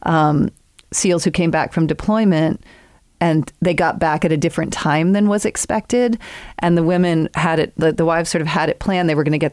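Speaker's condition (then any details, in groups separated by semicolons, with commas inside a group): No condition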